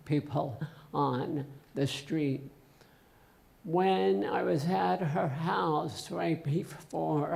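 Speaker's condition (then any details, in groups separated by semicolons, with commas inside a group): Essential tremor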